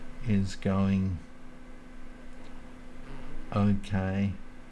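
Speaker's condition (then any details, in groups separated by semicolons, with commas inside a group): Multiple sclerosis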